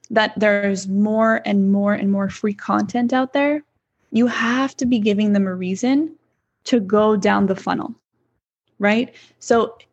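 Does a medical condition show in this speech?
No.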